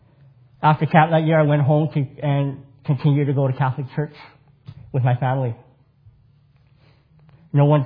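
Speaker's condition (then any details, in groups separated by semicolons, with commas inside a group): Cleft palate; congenital cleft palate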